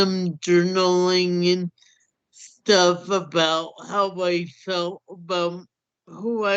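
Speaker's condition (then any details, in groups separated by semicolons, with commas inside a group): Cerebral palsy; hamstring treatment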